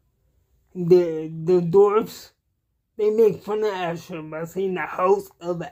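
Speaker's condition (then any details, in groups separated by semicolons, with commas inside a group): Cerebral palsy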